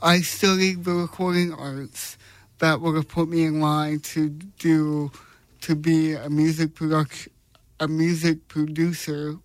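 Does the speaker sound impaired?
Yes: cerebral palsy; congenital, paralyzed left hand, 10 corrective left foot surgeries, 9 screws, steel plate in foot; slow reaction time, does not drive.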